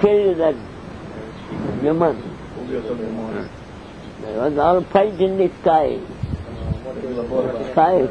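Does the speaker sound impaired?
Yes: deafness; cannot hear audience questions.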